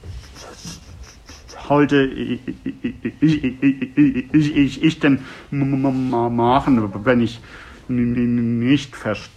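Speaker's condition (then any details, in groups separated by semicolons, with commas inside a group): Stuttering; possibly genetic, father stuttered as child, cannot coordinate speech components simultaneously; severe stuttering, cannot control it, sometimes feels blocks and other symptoms; choppy, repetitions, occasional blocks, throat pain on r blocks, fluent singing, less with pet; repeated sounds, repeated words, prolonged sounds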